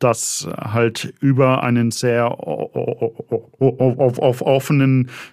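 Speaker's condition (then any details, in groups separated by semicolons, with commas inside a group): Stuttering; developmental, lifelong, possibly inherited, father stuttered, brother fluent, logopedic speech therapy, constant since second grade; audible block on saying he stutters; blocks while speaking; repeated sounds, prolonged sounds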